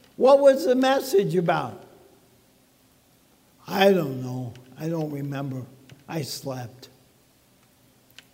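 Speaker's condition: ALS; talking funny

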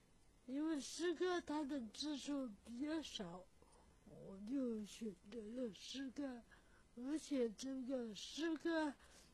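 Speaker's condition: Cerebral palsy; self-described in own poem

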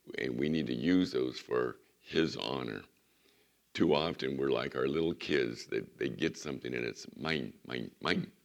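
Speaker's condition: Vocal cord surgery recovery; resting voice

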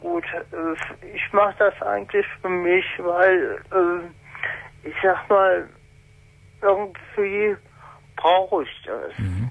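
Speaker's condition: Spastic paralysis since birth; congenital

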